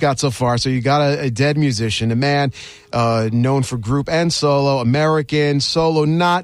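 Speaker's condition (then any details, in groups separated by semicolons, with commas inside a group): No condition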